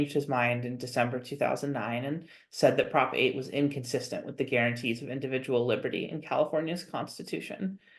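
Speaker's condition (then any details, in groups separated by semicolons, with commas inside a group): No condition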